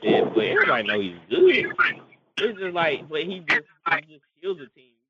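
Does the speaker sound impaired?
No.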